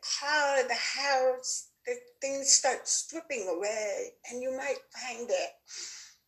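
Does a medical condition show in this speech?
Yes: deafness; born with normal hearing, progressive hearing loss from age 9, from barefoot water skiing; total hearing loss since age 19.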